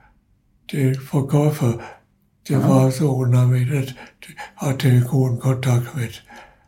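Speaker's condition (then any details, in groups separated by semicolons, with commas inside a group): Parkinson's disease; finger cramping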